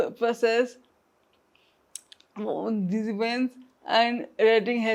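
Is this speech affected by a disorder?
Yes: traumatic brain injury.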